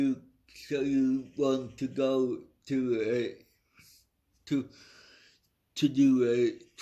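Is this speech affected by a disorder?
Yes: cerebral palsy.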